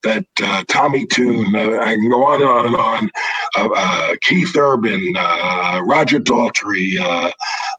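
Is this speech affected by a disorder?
Yes: throat cancer, vocal cords removed; cancer free 13 years.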